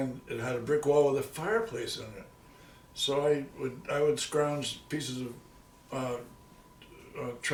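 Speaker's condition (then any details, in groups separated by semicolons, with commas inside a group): No condition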